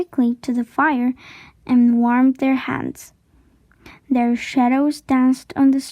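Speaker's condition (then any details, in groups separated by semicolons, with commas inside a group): No condition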